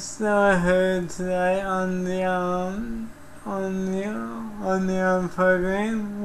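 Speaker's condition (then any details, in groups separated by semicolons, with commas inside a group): Cerebral palsy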